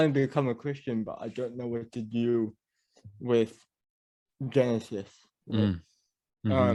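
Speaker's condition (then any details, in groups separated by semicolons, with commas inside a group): Cerebral palsy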